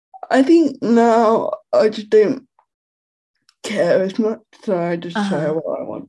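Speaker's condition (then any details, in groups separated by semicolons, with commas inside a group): Quadriplegic cerebral palsy; present from birth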